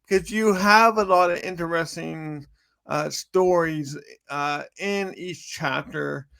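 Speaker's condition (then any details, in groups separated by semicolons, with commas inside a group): Cerebral palsy; from birth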